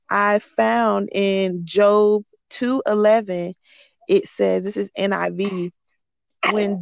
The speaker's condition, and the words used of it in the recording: None; typical speech.